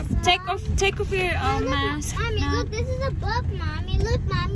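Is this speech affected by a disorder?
No.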